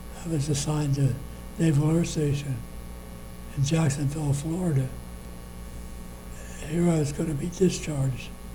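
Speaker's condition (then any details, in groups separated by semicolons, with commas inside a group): Parkinson's disease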